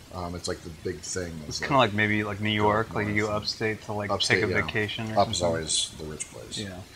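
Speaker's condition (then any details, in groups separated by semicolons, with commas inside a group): No condition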